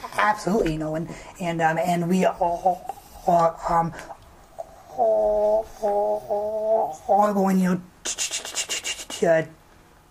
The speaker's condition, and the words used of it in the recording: Stuttering. So um, you know, it's not your mic.